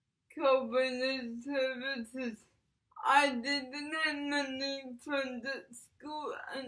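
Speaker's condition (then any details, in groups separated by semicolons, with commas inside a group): Cerebral palsy; speech affected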